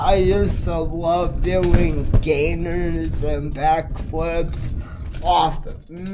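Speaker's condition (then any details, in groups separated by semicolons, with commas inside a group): Multiple sclerosis; affects hands and left arm; onset left arm at 21, limited hand use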